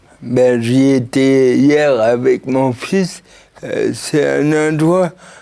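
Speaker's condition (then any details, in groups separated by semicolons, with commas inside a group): Cerebral palsy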